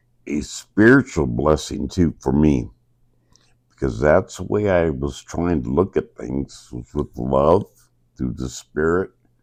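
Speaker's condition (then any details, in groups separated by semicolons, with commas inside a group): Traumatic brain injury; severe, third of brain left, seizures, electrodes implanted; injured as teenager, implants 5 years ago, ongoing seizures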